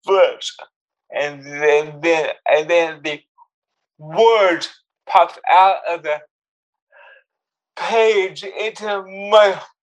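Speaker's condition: Cerebral palsy; cerebral palsy since birth

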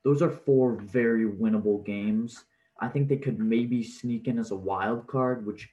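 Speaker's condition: No condition

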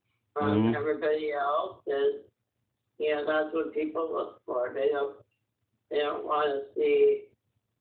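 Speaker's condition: Muscular dystrophy; uses power wheelchair for independence

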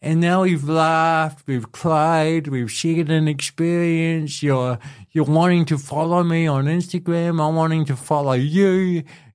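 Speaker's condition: Cerebral palsy; voice affected

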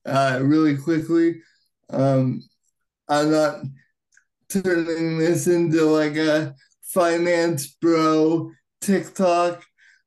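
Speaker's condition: Cerebral palsy, right-sided high tone

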